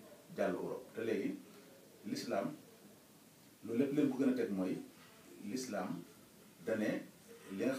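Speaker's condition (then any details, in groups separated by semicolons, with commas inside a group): No condition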